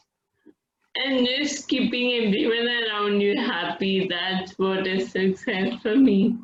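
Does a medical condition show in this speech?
Yes: Friedreich's ataxia.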